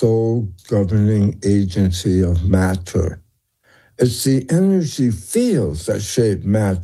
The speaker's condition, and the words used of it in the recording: Tongue cancer surgery. We know that you had been diagnosed with tongue cancer, and but did you have any strange, you know, that's where the slur is coming in.